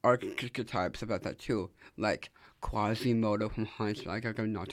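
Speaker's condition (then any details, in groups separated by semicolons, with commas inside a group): Down syndrome; from birth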